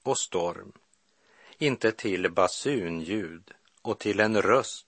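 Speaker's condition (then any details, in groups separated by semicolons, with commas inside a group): No condition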